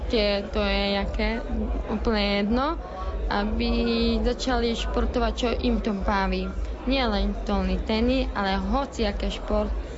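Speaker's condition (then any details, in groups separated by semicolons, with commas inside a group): Deafness; born hearing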